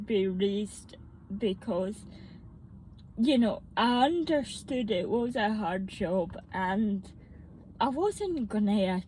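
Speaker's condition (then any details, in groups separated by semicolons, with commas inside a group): Mixed cerebral palsy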